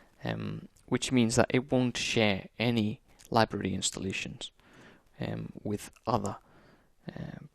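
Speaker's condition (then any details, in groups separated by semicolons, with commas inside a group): No condition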